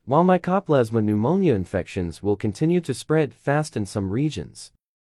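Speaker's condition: No condition

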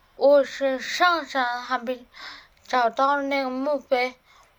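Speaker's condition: Cerebellar atrophy, hereditary; no medication

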